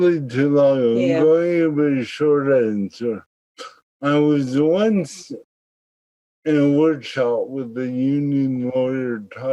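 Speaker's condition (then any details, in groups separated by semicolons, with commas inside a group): Cerebral palsy; present from birth; speech therapy as child, now speaks clearly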